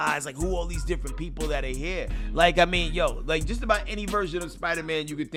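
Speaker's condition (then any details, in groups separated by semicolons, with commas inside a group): No condition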